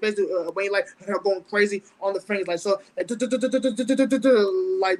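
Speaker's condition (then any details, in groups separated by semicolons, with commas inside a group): Stuttering; mild stutter, low speech impediment since about age 10, intellectual learning disability from birth, hears instructions differently; fears certain words will not come out, avoids talking at length on stage; repeated sounds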